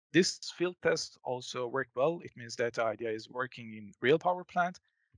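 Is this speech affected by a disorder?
No.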